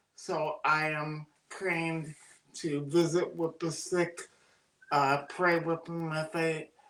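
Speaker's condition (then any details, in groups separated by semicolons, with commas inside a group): Cerebral palsy; birth oxygen deprivation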